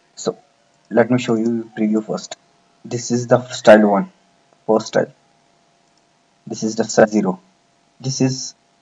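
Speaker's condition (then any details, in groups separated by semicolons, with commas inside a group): No condition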